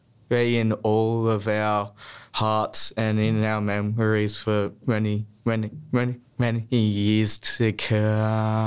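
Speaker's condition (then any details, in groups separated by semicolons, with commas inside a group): Stutter; childhood stutter, therapy grades 1-4, smooth speech at Box Hill Clinic 2 years from 14-15; repeated words, prolonged sounds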